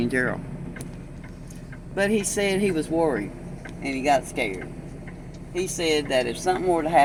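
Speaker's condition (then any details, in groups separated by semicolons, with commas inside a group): No condition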